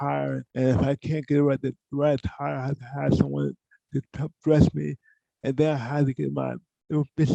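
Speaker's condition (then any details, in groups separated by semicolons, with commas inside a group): Cerebral palsy; from birth, poor hand use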